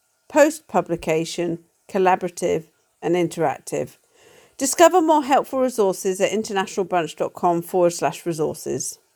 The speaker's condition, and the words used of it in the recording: No condition.